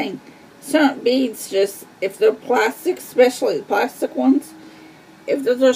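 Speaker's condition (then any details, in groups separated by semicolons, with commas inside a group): Cerebral palsy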